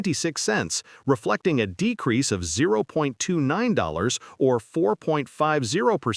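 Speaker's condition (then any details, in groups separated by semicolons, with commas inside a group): No condition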